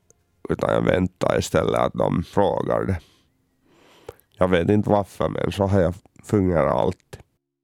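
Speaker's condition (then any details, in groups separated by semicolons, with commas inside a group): Cerebral palsy; uses wheelchair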